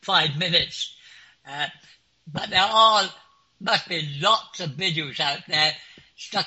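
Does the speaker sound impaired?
Yes: clinically deaf; could not follow unfamiliar Suffolk slang.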